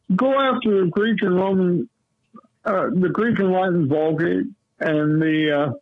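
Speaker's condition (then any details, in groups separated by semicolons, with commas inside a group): Cerebral palsy; lifelong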